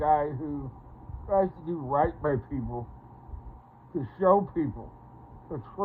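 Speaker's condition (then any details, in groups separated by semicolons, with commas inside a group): Parkinson's; speech impediment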